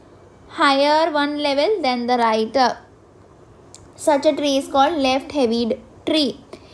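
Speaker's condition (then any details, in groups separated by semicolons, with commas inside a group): No condition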